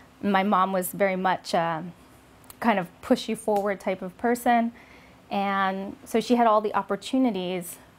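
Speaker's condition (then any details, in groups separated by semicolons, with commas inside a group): No condition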